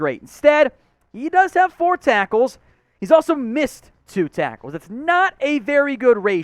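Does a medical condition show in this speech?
No.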